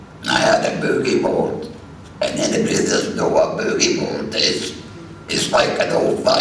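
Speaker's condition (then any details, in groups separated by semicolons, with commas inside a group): Voice box removed; laryngectomy, larynx removed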